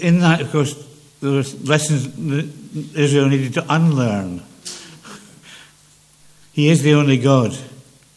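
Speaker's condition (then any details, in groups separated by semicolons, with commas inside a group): Parkinson's; less clear than before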